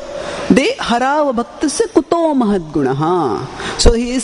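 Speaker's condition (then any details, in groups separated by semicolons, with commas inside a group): No condition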